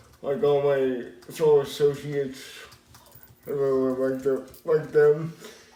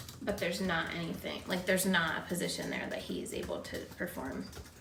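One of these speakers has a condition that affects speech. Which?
The first: cerebral palsy.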